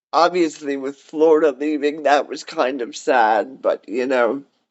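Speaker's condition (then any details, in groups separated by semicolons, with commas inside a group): Cerebral palsy; cerebral palsy, wheelchair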